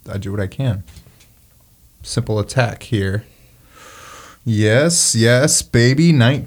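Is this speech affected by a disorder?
No.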